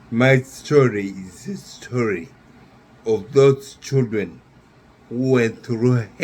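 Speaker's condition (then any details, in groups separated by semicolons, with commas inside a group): Neurological disease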